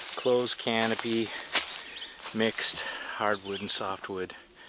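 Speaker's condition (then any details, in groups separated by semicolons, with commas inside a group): No condition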